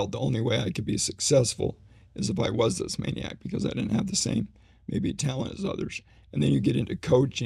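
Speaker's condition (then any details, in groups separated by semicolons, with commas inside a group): ALS; slowly progressing form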